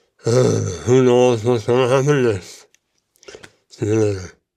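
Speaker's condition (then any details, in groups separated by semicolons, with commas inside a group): Mouth cancer surgery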